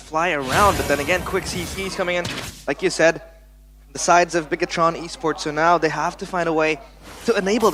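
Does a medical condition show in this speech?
No.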